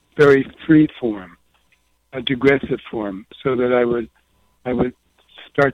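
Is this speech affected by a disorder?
Yes: Parkinson's disease; frozen face first noticed by a doctor, confirmed by Parkinson specialists; exhaustion main symptom, muddy head felt during interview, tiny scrawled handwriting getting tinier; throat getting closed up, losing voice.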